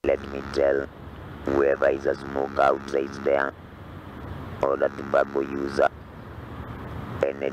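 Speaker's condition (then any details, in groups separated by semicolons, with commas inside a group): Laryngectomy for larynx cancer; voice box removed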